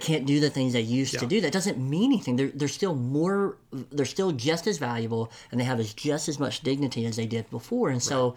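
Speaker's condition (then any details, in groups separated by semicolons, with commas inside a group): Cleft lip and palate; congenital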